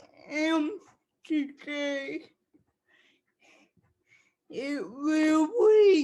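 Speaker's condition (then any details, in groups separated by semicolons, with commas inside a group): Cerebral palsy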